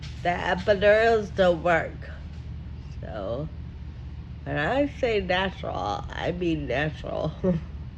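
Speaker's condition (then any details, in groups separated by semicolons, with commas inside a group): Friedreich ataxia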